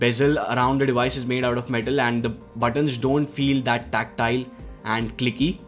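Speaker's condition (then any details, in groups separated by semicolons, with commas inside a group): No condition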